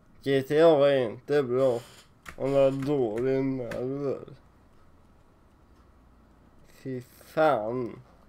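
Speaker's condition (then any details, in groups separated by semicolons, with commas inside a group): Cerebral palsy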